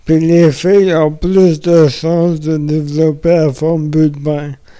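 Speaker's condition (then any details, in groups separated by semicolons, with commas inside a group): Amyotrophic lateral sclerosis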